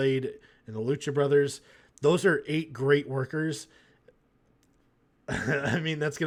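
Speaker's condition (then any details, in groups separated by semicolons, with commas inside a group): No condition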